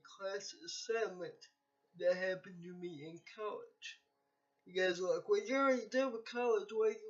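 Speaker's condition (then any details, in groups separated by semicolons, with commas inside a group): Cerebral palsy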